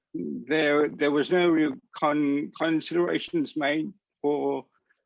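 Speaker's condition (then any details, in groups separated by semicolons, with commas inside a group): Cerebral palsy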